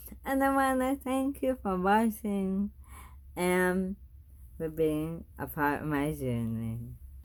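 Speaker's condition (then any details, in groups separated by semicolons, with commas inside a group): Bulbar onset ALS; bulbar onset, tongue atrophy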